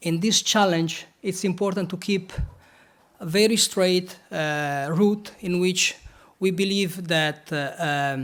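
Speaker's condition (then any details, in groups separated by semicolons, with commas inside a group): No condition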